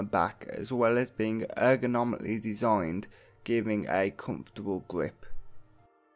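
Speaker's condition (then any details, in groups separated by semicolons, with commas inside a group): Hemiplegic cerebral palsy; quadriplegic form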